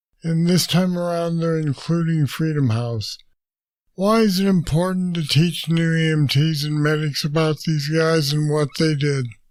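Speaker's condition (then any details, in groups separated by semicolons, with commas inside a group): Parkinson's disease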